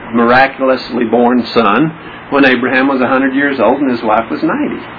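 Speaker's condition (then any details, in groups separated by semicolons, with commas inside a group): No condition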